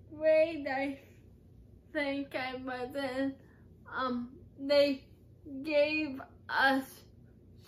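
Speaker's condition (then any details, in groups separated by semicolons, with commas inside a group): Cerebral palsy; uses crutches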